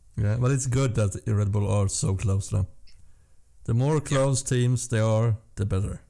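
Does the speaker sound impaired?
No.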